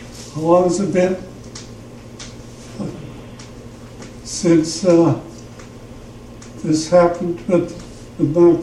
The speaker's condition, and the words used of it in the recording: Parkinson's disease. You'll have to excuse me, but I have trouble in my throat.